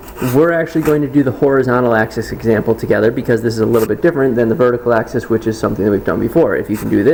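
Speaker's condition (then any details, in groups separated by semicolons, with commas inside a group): No condition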